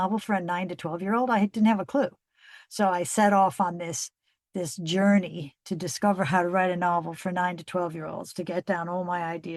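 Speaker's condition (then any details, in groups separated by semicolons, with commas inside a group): No condition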